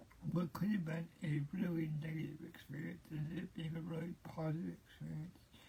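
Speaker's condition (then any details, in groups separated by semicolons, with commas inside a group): Cerebral palsy; present since birth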